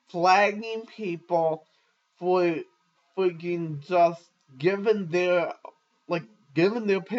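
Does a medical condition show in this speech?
Yes: cerebral palsy.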